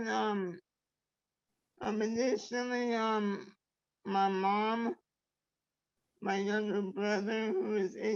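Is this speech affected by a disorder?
Yes: traumatic brain injury.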